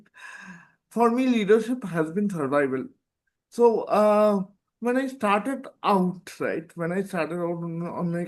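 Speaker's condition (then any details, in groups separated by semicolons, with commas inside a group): Cerebral palsy; present from birth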